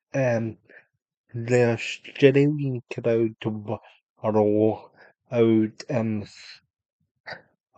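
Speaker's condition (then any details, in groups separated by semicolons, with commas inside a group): Cerebral palsy; unable to walk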